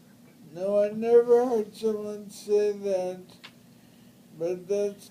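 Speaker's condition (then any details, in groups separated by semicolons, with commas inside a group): Brain injury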